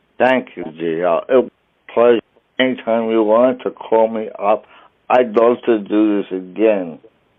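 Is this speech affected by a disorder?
Yes: traumatic brain injury; injury 33 years ago, relearned walking.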